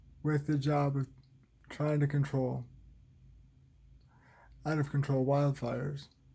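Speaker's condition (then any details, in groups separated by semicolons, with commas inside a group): Cerebral palsy, spastic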